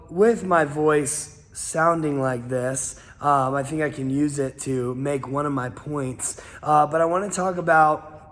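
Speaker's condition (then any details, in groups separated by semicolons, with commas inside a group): No condition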